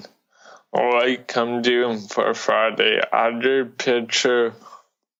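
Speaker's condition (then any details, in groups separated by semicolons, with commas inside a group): Cerebral palsy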